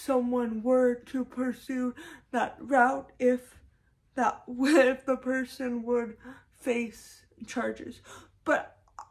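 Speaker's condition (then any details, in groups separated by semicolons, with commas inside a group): Cerebral palsy, severe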